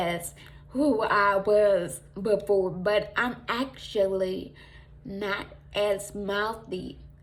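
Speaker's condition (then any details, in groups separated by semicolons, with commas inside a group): Traumatic brain injury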